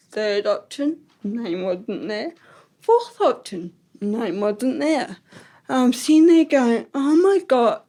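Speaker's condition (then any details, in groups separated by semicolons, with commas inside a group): Ataxic cerebral palsy; ataxic type, from birth, coordination and balance affected, crutches; diagnosed around age three, slower walking and handwriting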